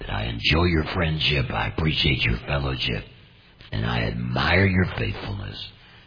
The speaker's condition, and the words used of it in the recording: Laryngectomy. I do know that if my mother were still alive, she would say to me, how dare you speak to me in that tone of voice?